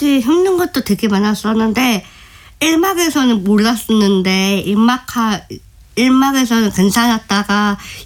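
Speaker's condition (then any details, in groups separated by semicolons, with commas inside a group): Down syndrome; speaks very well, communication very smooth, disability hardly noticeable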